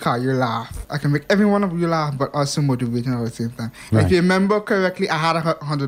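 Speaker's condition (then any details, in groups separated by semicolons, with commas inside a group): Hearing impairment; past speech impediment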